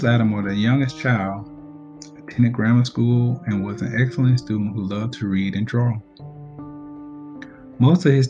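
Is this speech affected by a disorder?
No.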